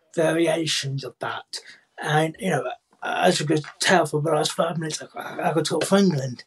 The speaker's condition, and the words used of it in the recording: Cerebral palsy. With having the deafness was that, as you can tell, I speak quite clearly and I speak quite well.